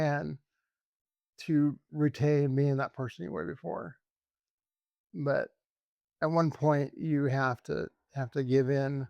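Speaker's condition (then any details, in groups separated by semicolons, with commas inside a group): ALS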